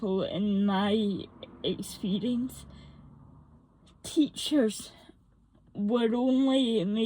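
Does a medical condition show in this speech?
Yes: cerebral palsy, mixed, moderate.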